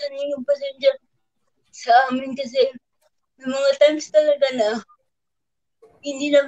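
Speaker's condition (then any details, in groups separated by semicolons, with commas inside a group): Cerebral palsy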